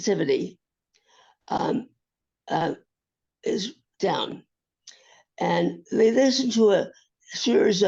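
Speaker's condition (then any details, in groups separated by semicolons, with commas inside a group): Acquired brain injury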